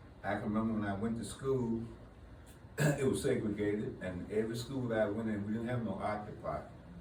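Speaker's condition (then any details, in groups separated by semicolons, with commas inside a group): No condition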